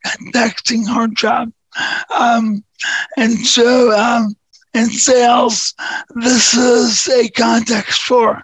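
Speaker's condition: Neurofibromatosis type 2; days before third brain surgery

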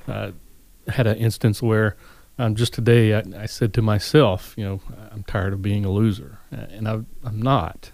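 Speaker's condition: No condition

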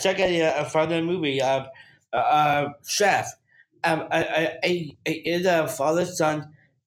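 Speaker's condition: Down syndrome; young adult man

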